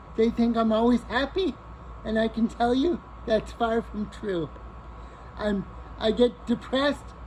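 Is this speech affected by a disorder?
Yes: cerebral palsy.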